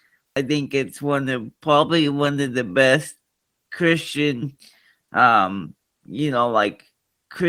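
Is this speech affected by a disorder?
Yes: cerebral palsy.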